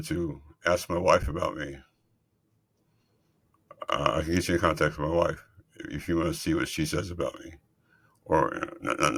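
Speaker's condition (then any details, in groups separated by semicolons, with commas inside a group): Multiple system atrophy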